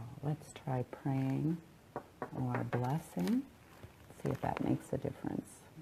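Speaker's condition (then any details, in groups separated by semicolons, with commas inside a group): No condition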